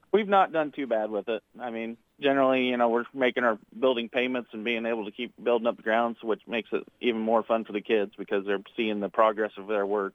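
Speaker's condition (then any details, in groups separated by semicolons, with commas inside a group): No condition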